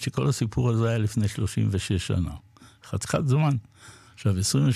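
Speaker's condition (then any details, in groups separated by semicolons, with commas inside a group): Parkinson's disease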